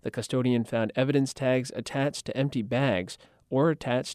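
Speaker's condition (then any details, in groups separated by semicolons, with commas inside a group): No condition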